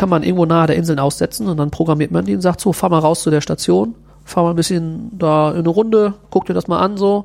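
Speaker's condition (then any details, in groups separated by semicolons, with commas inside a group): No condition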